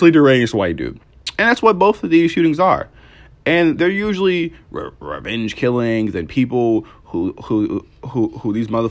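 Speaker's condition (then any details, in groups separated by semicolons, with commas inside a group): Stuttering; stuttering problem, bullied for it growing up; stutter audible in recording; repeated sounds, repeated words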